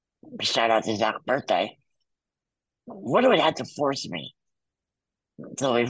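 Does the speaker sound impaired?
Yes: muscular dystrophy; congenital, wheelchair user, back surgery at 14 followed by near-fatal pneumonia.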